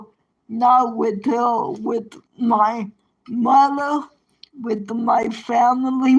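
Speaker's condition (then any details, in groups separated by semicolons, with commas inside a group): Cerebral palsy; present from birth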